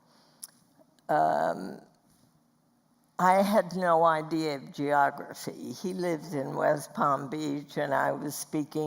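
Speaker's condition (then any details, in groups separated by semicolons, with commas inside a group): Spasmodic dysphonia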